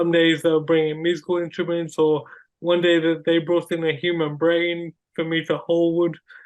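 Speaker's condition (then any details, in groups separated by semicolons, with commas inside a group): Cerebral palsy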